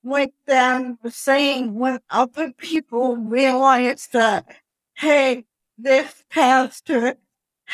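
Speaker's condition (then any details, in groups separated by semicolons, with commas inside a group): Cerebral palsy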